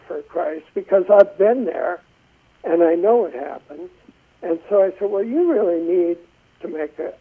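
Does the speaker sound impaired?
Yes: essential tremor.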